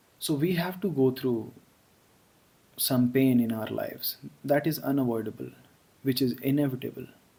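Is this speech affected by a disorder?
No.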